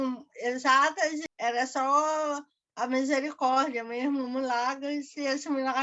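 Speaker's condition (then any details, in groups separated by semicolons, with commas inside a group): Cerebral palsy; birth brain injury; diagnosed at about one year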